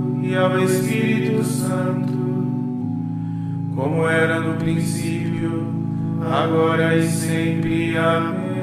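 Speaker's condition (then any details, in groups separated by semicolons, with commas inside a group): No condition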